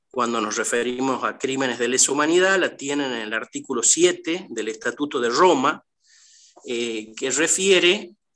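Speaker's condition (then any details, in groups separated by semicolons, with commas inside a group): No condition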